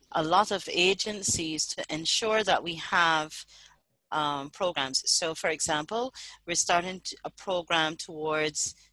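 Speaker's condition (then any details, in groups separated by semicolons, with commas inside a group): No condition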